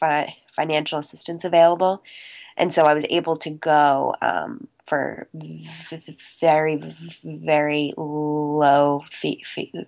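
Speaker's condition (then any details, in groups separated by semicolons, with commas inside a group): Stuttering; covert since childhood, immediate onset soon after starting to talk, school therapy from kindergarten, private therapist; recovering covert, still stutters, American Institute for Stuttering 3-week intensive program, fluency shaping techniques; formerly word switching and avoiding, held back stutters, pushed words out, appeared out of breath; repeated sounds, repeated words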